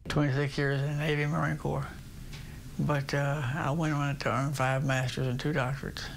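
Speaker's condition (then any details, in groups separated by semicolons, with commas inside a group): Parkinson's disease; deep brain stimulation; tremors improved after surgery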